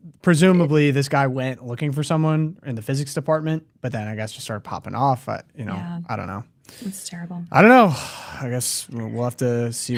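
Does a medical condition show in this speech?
No.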